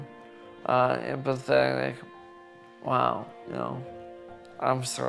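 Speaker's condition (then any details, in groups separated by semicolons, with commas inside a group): ALS; onset with upper body and upper chest spasms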